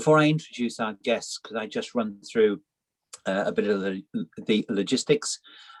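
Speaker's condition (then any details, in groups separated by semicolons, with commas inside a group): No condition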